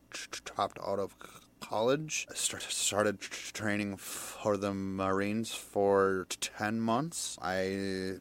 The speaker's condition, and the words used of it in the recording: Stuttering. Because I do stutter, they have to listen more, which is kind of funny, you know.